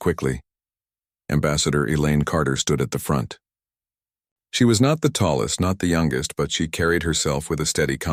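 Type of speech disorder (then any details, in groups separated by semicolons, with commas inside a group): None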